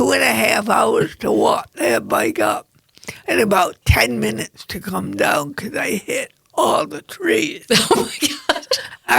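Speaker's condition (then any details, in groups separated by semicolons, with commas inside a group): Cerebral palsy; oxygen deprivation at birth, resuscitated at birth; about 73, vocal cords atrophied, gel then fat vocal cord injections; talked at four, drools slightly, voice worse after injection, lost projection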